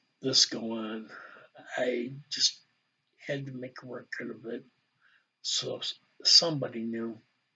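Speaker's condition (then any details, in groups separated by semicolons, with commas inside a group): Ataxia; balance and speech deficit; diagnosed within last four months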